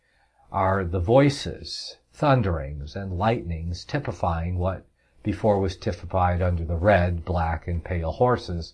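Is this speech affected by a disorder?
No.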